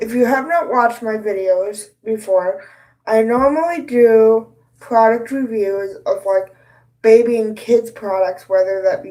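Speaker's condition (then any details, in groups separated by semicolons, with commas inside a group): Cerebral palsy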